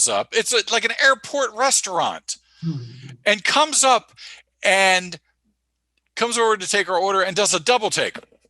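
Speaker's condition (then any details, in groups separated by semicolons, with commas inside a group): No condition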